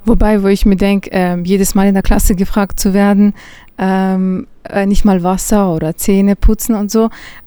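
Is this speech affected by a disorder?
No.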